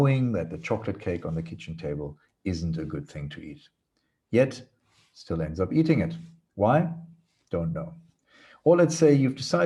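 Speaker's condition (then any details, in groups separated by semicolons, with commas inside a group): No condition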